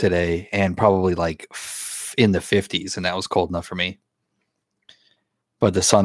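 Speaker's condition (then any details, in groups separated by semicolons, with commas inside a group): No condition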